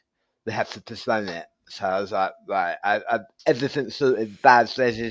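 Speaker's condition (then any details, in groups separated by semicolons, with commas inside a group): Tongue cancer surgery; right-side tongue surgery, several operations, chemoradiation afterward; recovering from major surgery and chemoradiation; temporary tracheostomy for breathing with post-surgical swelling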